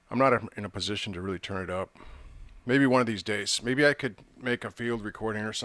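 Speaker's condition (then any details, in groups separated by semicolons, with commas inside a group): No condition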